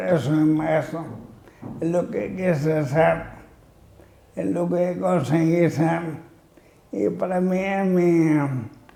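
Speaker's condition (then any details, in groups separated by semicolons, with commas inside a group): Amyotrophic lateral sclerosis (ela)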